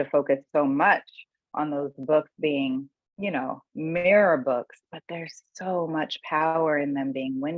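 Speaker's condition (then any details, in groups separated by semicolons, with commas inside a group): No condition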